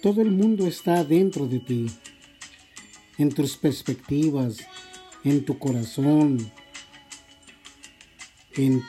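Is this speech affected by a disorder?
No.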